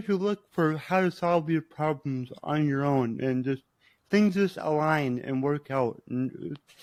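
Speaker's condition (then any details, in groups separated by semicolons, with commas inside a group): Cerebral palsy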